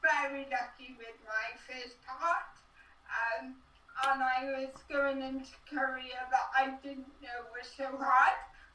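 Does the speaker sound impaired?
Yes: cerebral palsy; visible as soon as walking into a room.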